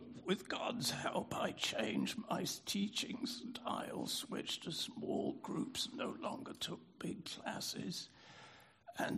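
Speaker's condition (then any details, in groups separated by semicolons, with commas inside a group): Spasmodic dysphonia; spastic dysphonia, spasmodic dystonia subtype, ENT exam with nasal camera, cause unknown, no known cure; about 40 years since onset, voice therapist recommended by audiologist Joanne Tyson, teaching style changed; catch in voice, lost resonance, speaking hard, easier with use but tires, lost three-octave singing range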